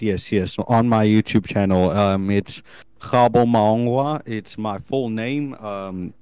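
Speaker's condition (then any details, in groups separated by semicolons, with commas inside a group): No condition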